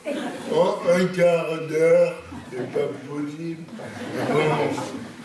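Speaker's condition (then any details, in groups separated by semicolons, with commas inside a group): Cerebral palsy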